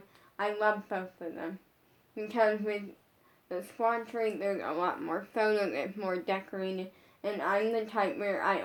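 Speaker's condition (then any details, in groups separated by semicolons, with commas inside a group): Brain injury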